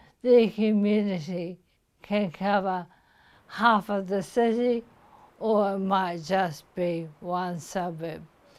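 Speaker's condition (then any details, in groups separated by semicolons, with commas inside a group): Motor neuron disease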